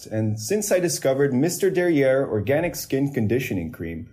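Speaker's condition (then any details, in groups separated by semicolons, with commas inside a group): No condition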